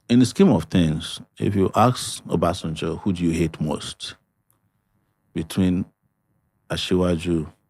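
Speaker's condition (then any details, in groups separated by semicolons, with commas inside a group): No condition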